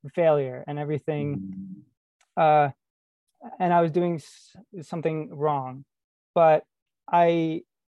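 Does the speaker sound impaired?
Yes: stuttering; man aged 23, long history of avoiding communication; discloses stutter openly, working on reducing avoidance; difficult to communicate fluently, rarely fluent even after disclosing stutter; here repeated sounds.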